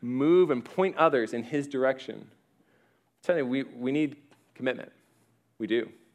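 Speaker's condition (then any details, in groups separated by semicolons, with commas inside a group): No condition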